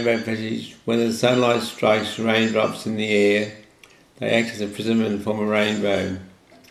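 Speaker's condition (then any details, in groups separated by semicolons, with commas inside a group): Parkinson's disease; with SmallTalk DAF/FAF device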